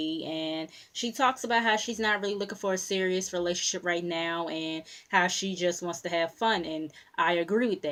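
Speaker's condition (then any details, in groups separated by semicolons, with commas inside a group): No condition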